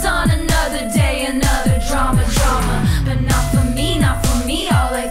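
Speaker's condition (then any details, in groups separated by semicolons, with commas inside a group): No condition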